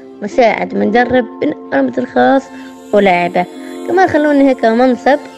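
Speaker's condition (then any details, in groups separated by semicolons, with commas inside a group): Down syndrome; present from birth, born premature, heart stopped at birth, on devices and breathing machine as newborn; 23 years old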